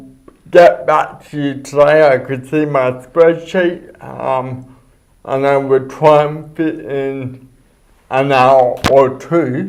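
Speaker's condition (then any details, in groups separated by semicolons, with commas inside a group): Cerebral palsy; speech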